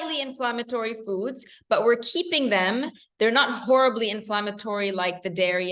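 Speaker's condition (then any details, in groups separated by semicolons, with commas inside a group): No condition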